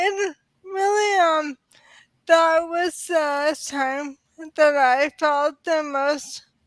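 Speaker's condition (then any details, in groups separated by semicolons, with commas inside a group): ALS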